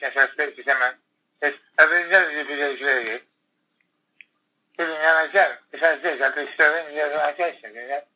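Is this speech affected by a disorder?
Yes: tongue cancer, glossectomy; tongue cancer noticed 2 days after honeymoon, most of tongue removed; speech harder and harder after tongue removal, very slow.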